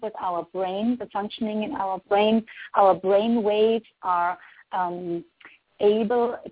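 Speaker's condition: No condition

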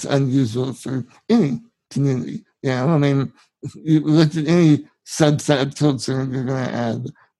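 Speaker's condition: Spinal muscular atrophy, severe; genetic

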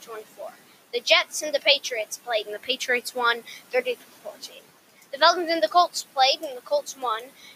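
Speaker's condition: No condition

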